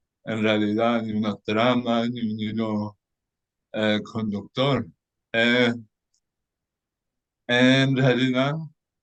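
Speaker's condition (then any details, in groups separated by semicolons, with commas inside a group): Cerebral palsy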